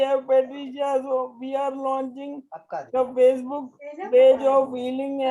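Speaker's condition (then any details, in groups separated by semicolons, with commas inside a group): Motor neuron disease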